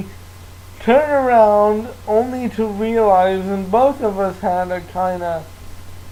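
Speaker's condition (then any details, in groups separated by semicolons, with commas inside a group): Cerebral palsy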